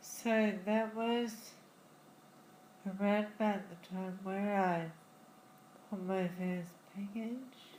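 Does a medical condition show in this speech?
Yes: Friedreich's ataxia; diagnosed in childhood.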